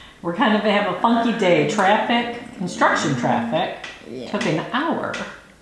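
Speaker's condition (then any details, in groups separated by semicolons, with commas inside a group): No condition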